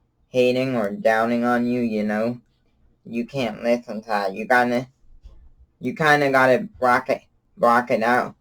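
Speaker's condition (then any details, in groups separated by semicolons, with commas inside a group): Cerebral palsy; from birth, wheelchair user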